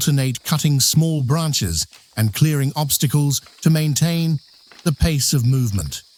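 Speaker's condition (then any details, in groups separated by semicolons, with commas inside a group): No condition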